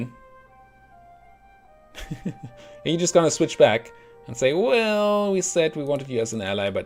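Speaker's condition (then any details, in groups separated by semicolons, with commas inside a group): No condition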